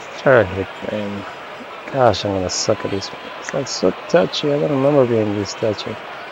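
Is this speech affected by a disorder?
No.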